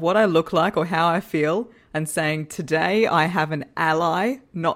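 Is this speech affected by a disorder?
No.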